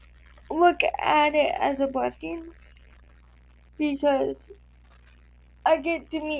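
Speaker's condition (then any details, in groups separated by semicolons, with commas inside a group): Cerebral palsy, spastic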